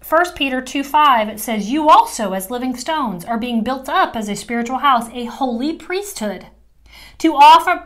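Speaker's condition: No condition

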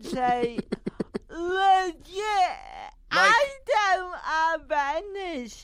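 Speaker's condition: Cerebral palsy

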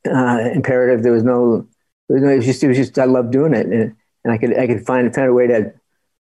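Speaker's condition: Parkinson's disease; Parkinson's about 30 years, spinal tumor removed to prevent paralysis, relearned walking mechanics afterward; cannot stop hands moving, body moves and freezes, still walks poorly, cannot type or write; after back surgery, trouble recalling lines, could not speak them as intended

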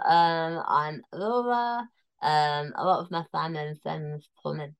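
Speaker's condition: Tongue cancer, near-total glossectomy, stage 4 tongue cancer; eats liquid and pureed foods

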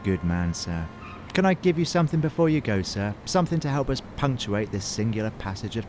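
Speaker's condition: No condition

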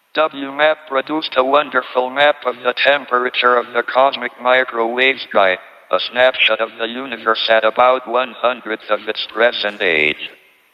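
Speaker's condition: ALS, tracheotomy, speech-generating device; speaks only through computerized speech synthesizer with American voice

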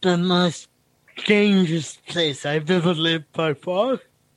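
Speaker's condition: Cerebral palsy; noticeable speech impediment

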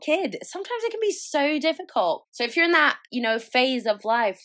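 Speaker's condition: No condition

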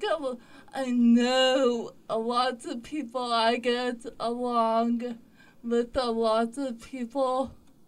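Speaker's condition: Cerebral palsy; others have said talks funny

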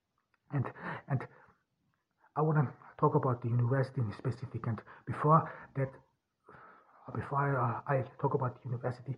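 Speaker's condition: Stuttering; voice distorted after surviving gas attacks; unscripted podcast speech in English as non-native speaker; singing voice raw, scratchy and very deep, no voice enhancers; repeated words, prolonged sounds

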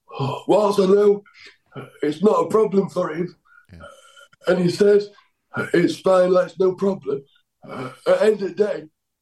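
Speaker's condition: Cerebral palsy; needs help getting up and dressing

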